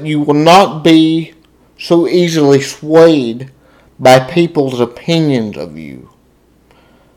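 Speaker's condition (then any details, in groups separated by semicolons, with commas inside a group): Cerebral palsy, spastic diplegia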